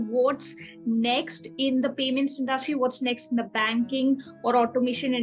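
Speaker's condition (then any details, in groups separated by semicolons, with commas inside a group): No condition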